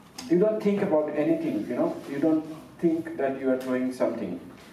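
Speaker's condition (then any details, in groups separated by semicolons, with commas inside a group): No condition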